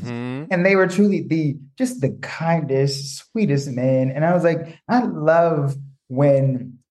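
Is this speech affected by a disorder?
Yes: stutter; childhood stutter, could not talk as child, therapy since small child, feelings-focused, rejected by high school; sometimes literally cannot say words, speaks with deliberate intentionality, must check things before speaking; here prolonged sounds.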